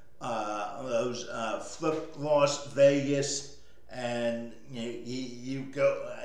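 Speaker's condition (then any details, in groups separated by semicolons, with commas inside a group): Cerebral palsy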